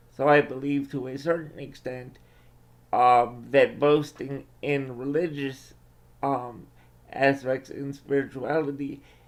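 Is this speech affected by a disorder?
Yes: cerebral palsy.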